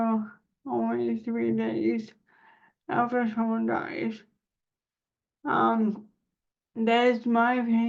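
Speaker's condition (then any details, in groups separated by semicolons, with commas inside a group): Cerebral palsy; spasticity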